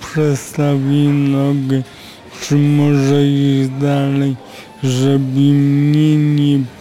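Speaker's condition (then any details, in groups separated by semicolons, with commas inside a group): Aphasia; walks with crutch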